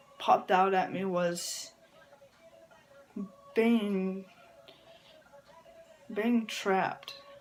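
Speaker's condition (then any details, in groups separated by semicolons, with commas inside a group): Cerebral palsy; from birth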